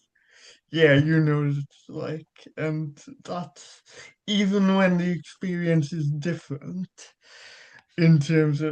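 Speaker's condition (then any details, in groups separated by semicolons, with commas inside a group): Cerebral palsy; childhood surgery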